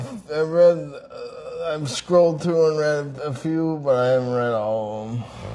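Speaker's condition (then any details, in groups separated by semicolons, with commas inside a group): Traumatic brain injury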